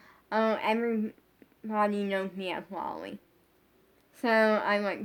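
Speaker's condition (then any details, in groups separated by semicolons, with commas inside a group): Brain injury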